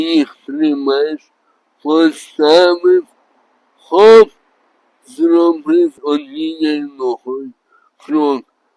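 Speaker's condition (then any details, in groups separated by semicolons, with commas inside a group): Traumatic brain injury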